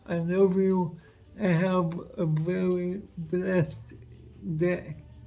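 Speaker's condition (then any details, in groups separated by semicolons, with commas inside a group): Cerebral palsy; affects whole body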